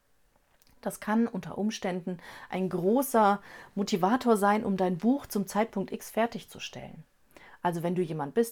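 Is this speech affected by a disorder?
No.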